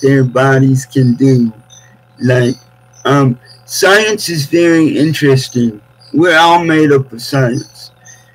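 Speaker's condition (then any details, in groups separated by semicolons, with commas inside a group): Cerebral palsy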